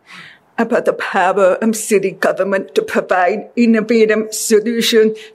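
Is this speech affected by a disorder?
Yes: deafness; deaf since childhood, teachers asked not to talk facing blackboard; speech therapy with Mindy Kobomis most of life, learning to talk, hear, pronounce words.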